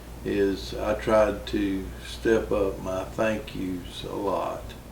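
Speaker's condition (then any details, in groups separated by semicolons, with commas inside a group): Parkinson's disease; good and bad days, physical changes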